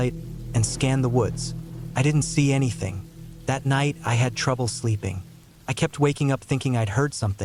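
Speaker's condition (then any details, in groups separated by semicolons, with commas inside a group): No condition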